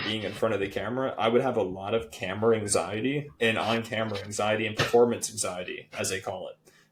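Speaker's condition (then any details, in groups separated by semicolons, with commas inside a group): No condition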